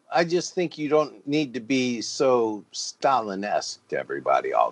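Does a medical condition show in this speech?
No.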